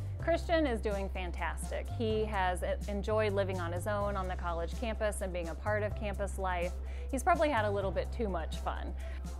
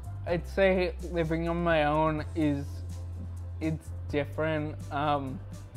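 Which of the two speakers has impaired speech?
The second: Friedreich's ataxia; neuromuscular disease, muscle weakness; living independently; affects reflexes and speech.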